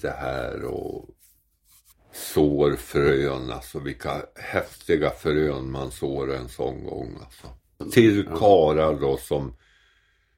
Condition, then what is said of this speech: Tongue cancer surgery. Eh, jag har halv tunga eh, efter en cancer, säger jag.